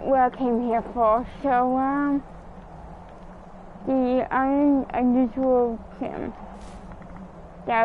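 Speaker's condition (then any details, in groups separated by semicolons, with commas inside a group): Cerebral palsy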